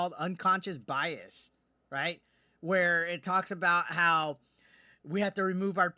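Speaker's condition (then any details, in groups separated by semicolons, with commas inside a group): No condition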